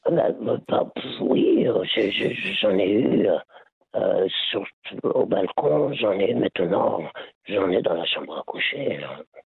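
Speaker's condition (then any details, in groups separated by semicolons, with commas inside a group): Laryngeal cancer; part of lung removed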